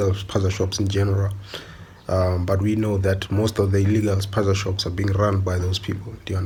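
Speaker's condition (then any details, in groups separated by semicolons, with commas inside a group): No condition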